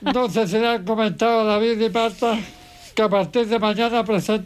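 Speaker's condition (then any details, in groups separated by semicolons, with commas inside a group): ELA (ALS); needs hoist to be put to bed, no longer drives or plays sport; needs help moving secretions and phlegm; voice described by host as impressive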